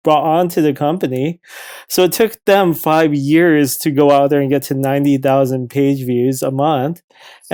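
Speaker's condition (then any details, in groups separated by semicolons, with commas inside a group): No condition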